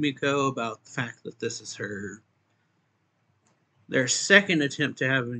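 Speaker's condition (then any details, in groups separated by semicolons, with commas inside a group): No condition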